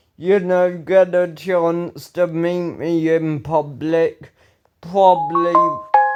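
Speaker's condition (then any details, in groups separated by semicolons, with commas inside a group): Ataxia; speech recently worse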